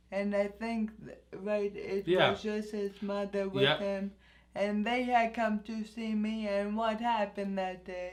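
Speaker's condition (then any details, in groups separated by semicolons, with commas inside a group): Anoxic brain injury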